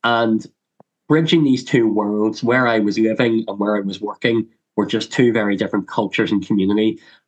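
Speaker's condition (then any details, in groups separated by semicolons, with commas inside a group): Cleft lip and palate; congenital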